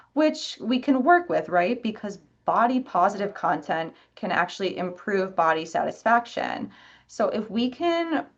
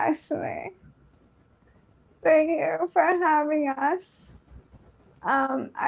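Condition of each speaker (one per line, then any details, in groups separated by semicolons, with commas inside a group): No condition
ALS; feeding tube; diagnosed at age 29; later insufficient oral intake, breathing impacted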